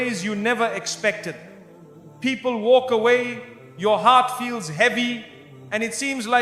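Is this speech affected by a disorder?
No.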